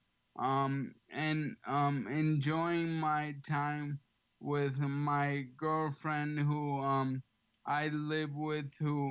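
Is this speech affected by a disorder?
Yes: ALS; slightly slurred, has to slow down.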